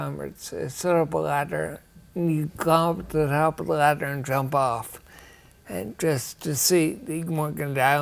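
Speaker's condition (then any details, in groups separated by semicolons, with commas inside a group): Ataxia; rare, progressive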